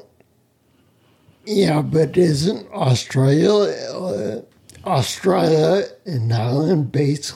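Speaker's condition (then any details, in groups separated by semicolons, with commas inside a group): Spinocerebellar ataxia; speech impediment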